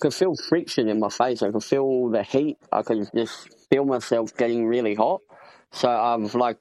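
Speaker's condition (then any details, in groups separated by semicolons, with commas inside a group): Cleft palate; congenital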